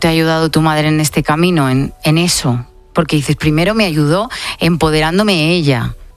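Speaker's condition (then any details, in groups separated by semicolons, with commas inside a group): No condition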